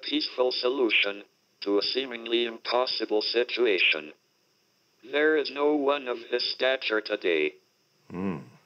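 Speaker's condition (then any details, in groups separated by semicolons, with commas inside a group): Motor neuron disease (ALS), speech-generating device; body hardly works at all; discomfort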